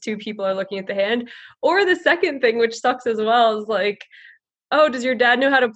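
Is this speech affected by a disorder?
No.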